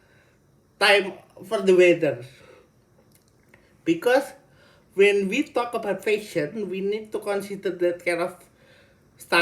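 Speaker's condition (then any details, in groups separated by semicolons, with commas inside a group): Cerebral palsy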